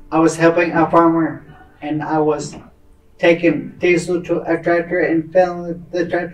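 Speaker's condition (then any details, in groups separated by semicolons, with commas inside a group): Traumatic brain injury; predicted locked-in syndrome, unable to speak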